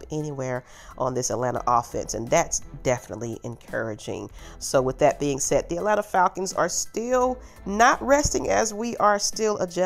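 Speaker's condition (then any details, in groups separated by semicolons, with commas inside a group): No condition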